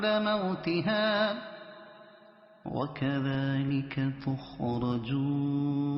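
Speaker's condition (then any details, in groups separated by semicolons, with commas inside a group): No condition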